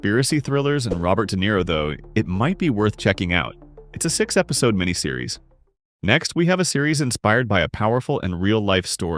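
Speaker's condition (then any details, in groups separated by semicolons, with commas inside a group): No condition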